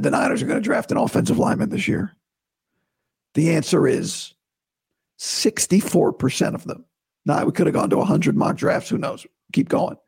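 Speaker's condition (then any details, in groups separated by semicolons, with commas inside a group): Vocal cord surgery recovery; best in two weeks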